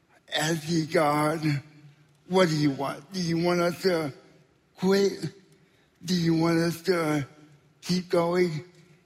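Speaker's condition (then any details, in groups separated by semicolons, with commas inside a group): Spastic quadriplegic cerebral palsy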